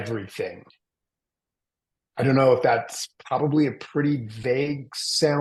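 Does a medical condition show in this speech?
No.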